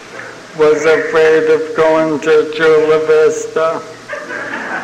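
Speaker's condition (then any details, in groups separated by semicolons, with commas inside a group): ALS (Lou Gehrig's disease); young onset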